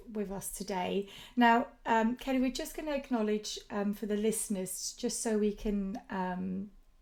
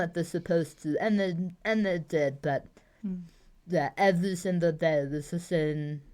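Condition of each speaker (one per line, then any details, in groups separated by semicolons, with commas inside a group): No condition
Tongue cancer surgery; tongue cancer twice, flap surgery, neck dissection, no tongue tip; post surgery, chemo, immunotherapy, radiation, tongue tethered, oral prosthesis; speech greatly impaired, improved with exercises, tongue barely moves, swallowing rehab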